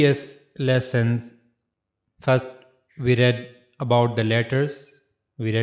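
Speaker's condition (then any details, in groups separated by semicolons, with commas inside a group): No condition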